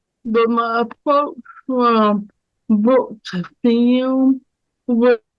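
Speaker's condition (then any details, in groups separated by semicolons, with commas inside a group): Cerebral palsy; mild form; very independent; speech most affected area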